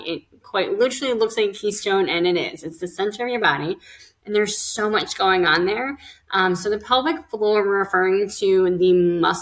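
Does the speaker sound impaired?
Yes: cleft lip and palate; congenital cleft lip and palate, several facial surgeries, bone graft surgery, speech therapy, physical therapy after graft.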